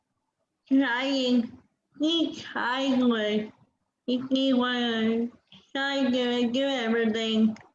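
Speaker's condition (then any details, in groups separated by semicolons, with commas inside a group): Cerebral palsy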